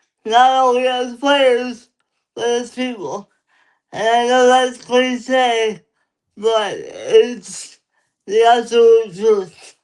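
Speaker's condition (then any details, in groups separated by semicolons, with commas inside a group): Cerebral palsy; lifelong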